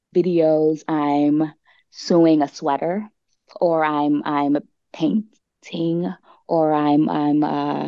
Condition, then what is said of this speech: Stuttering. So I like to start out saying that I stutter so that people know, but my stutter journey is a part of how I started sharing also.